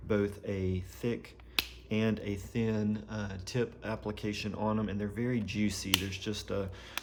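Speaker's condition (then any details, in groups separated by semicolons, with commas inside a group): No condition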